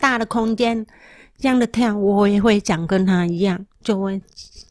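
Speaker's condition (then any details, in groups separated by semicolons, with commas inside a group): Moderate-to-severe hearing loss; wears hearing aids, car accident with seven days bedridden, rehabilitation to dance again; hearing aid taken off during recording and held to microphone, then only sees lips moving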